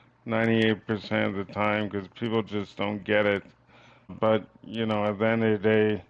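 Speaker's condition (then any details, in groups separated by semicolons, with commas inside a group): Cerebral palsy; from birth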